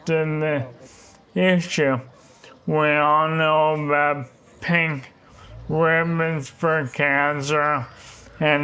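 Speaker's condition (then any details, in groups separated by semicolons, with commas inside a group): ALS; slow progression, leg onset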